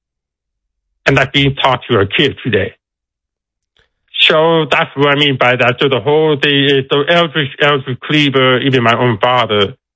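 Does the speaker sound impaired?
Yes: deafness; deaf accent.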